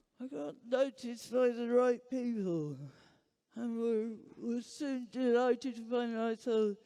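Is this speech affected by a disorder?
Yes: Huntington's disease.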